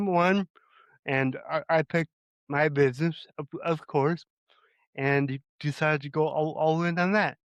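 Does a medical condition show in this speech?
Yes: cerebral palsy.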